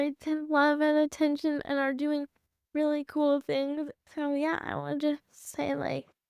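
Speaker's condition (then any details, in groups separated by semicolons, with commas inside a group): Cerebral palsy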